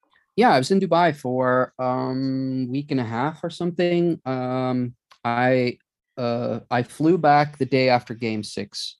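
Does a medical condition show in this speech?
No.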